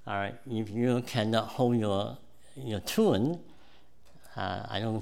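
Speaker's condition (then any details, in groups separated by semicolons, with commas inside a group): Cleft palate; congenital cleft palate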